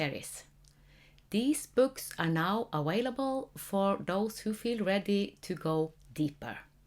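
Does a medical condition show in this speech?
No.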